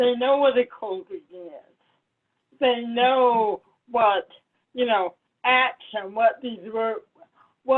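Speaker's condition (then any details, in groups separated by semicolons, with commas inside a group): Cerebral palsy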